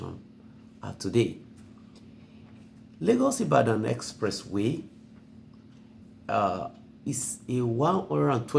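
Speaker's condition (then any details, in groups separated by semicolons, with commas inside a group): No condition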